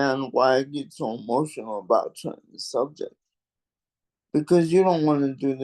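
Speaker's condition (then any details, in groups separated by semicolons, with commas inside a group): Cerebral palsy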